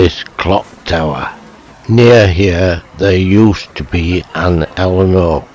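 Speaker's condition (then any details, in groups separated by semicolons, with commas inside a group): Motor neuron disease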